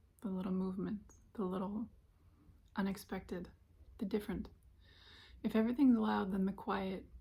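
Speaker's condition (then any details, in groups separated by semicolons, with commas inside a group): No condition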